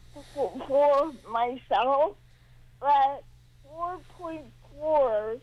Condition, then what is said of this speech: Cerebral palsy. I'm perfectly able to understand her, yeah.